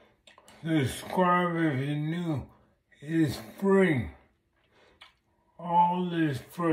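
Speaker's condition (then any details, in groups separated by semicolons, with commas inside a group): Multiple sclerosis; affects left side and voice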